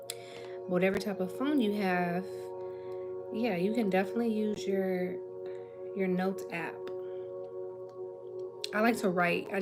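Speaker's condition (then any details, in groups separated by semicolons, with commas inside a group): No condition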